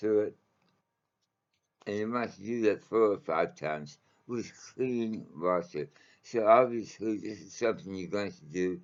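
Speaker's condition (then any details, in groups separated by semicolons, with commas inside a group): Mouth cancer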